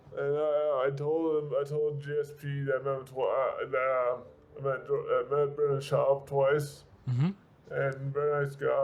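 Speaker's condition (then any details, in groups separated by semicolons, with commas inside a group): Severe brain injury; speech affected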